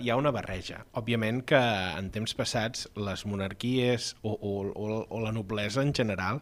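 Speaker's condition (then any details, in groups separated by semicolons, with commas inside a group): No condition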